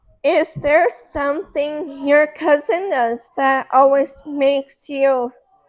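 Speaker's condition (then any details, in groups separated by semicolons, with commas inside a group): Cerebral palsy; affects muscles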